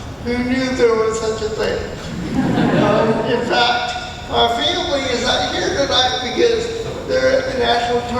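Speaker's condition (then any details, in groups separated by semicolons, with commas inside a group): Cerebral palsy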